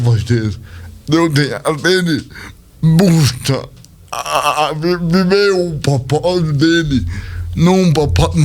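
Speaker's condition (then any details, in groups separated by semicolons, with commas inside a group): Cerebral palsy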